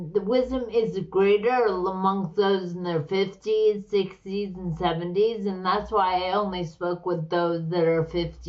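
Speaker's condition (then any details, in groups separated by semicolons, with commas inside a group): Slurred speech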